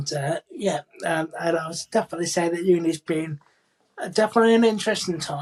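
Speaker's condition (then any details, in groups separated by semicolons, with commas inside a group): Cerebral palsy; speaks quite clearly, had childhood speech therapy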